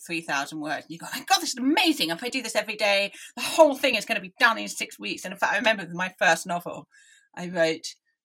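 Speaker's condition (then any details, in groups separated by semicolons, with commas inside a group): Deafness; listening took effort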